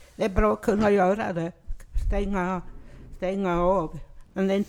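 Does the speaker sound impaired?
Yes: cerebral palsy; from birth.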